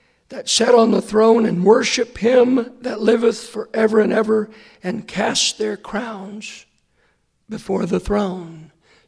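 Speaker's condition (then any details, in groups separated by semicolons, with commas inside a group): Hoarseness after vocal cord surgery; second opinion sought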